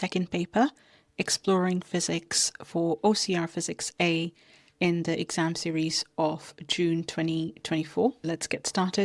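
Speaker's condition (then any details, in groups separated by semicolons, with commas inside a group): No condition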